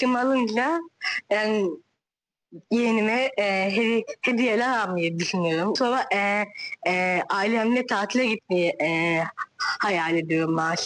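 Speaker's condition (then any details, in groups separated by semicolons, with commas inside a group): Down syndrome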